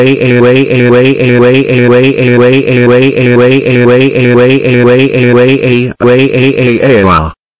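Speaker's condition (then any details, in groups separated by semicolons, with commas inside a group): No condition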